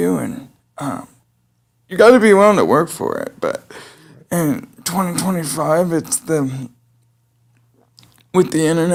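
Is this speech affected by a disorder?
Yes: cerebral palsy; able to speak.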